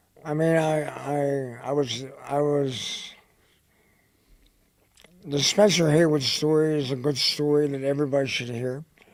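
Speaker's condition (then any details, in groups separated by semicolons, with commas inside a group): Head and neck cancer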